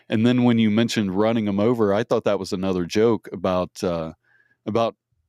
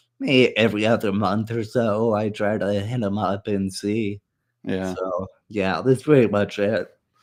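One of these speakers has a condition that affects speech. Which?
The second: muscular dystrophy; diagnosed age nine or ten, medication for spasms, mild.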